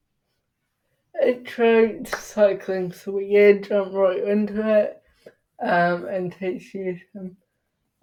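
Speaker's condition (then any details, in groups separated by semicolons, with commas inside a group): Cerebral palsy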